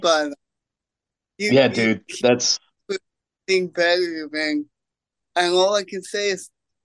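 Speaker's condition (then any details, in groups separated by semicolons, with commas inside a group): Cerebral palsy; congenital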